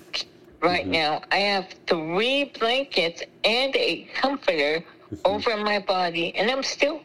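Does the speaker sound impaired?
Yes: spinal muscular atrophy; congenital, terminal, given 10 years to live, feeding tube, ventilator, cough assist, suction machine, nebulizers, CPT vest; night ventilator 13 hours, lung medications every 4 hours, no breathing treatment 48 hours, oxygen standby; trouble chewing and swallowing, high choking risk, secretions stay in lungs, fluids via feeding tube.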